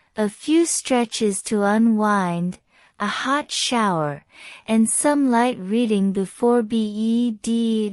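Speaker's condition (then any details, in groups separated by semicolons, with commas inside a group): No condition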